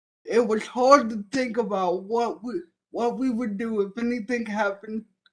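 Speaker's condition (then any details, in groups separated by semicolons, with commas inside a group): Cerebral palsy; from birth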